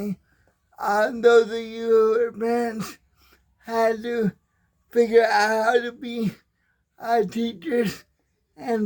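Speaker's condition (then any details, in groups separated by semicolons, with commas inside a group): Cerebral palsy; birth brain damage, premature birth, fine motor impairment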